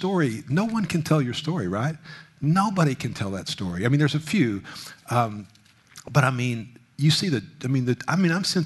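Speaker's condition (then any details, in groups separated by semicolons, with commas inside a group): No condition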